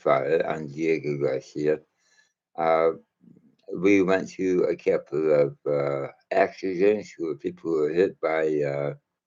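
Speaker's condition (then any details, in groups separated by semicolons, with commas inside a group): Mouth cancer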